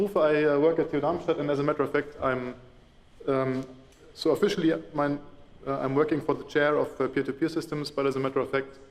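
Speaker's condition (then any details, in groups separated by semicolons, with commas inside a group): No condition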